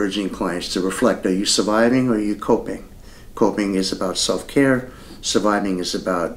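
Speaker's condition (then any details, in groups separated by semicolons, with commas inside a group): No condition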